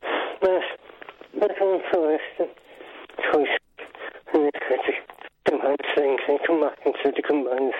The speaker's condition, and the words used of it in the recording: Parkinson's disease. Honestly, I'm not getting any of this.